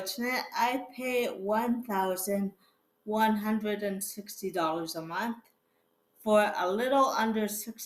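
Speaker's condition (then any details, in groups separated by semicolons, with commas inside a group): Cerebral palsy; fall risk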